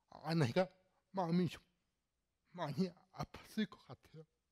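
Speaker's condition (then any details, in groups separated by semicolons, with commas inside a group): Cerebral palsy; fairly severe in childhood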